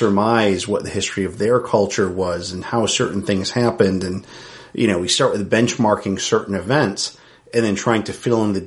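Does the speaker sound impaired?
No.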